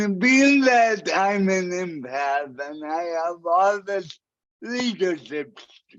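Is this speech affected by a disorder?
Yes: cerebral palsy.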